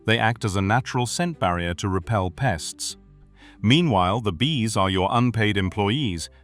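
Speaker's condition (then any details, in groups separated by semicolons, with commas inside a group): No condition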